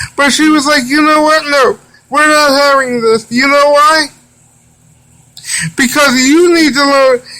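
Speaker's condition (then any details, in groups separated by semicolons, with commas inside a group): Cerebral palsy; wheelchair user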